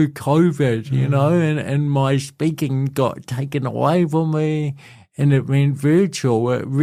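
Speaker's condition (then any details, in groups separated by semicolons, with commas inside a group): Cerebral palsy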